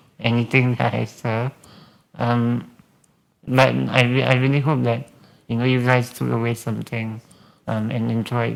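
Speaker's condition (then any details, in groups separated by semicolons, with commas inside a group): Spinal muscular atrophy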